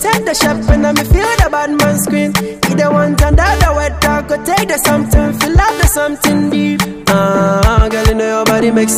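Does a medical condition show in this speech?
No.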